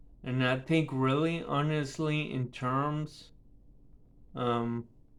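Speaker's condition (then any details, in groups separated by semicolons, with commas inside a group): Cerebral palsy; affects speech and balance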